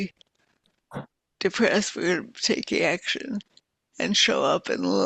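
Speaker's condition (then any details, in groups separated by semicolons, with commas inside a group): Multiple sclerosis; quadriplegic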